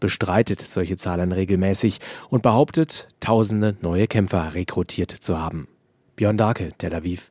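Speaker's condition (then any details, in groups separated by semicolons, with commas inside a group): No condition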